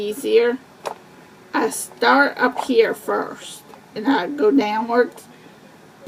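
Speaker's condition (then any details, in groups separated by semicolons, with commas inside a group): Cerebral palsy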